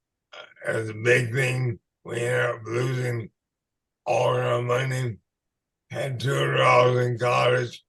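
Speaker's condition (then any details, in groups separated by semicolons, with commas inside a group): ALS/MND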